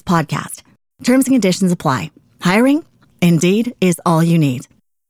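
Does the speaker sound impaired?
No.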